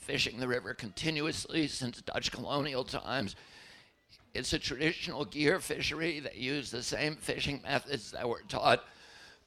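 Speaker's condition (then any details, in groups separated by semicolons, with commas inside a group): Spasmodic dystonia; voice trembles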